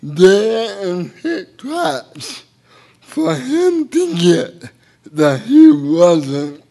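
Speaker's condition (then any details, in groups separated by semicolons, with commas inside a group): Cerebral palsy; speech a little unclear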